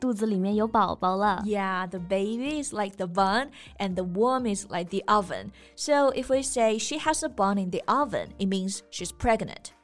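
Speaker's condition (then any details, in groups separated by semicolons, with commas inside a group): No condition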